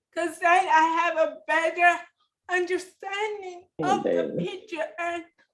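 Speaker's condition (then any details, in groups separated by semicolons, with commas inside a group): Cerebral palsy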